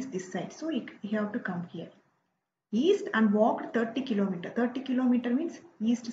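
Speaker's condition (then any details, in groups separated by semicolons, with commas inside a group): No condition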